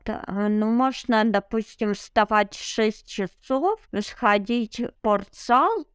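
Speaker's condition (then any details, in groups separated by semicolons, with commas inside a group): Cerebral palsy; no wheelchair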